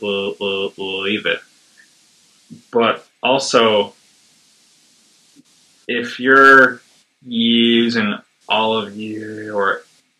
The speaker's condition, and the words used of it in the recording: Stuttering. You're just like decently fluent for no reason, and you just kind of ride it.